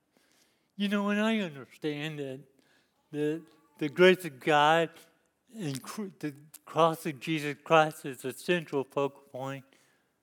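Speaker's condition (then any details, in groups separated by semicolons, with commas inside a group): Cerebral palsy; lifelong disability since youth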